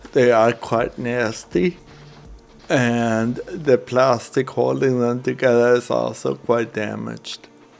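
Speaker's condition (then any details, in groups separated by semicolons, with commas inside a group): Cerebral palsy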